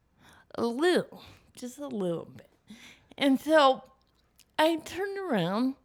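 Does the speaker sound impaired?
Yes: cerebral palsy; cerebral palsy from 28 minutes without breathing at birth, brain oxygen loss, involuntary movements, permanent, thinking unaffected; cerebral palsy affects speech, voice sounds different, speaking is hard.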